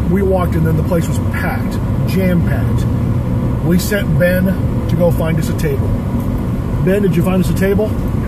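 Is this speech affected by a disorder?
No.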